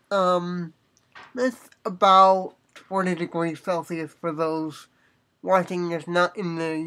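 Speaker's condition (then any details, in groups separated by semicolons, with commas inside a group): Cerebral palsy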